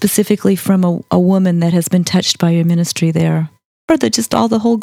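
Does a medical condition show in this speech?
No.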